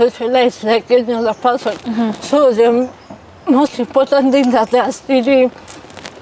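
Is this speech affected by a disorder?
Yes: cerebral palsy; from birth.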